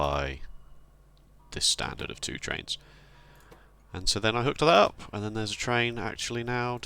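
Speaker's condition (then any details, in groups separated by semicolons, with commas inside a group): No condition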